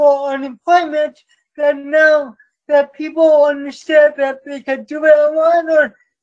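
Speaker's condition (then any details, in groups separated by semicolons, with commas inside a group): Cerebral palsy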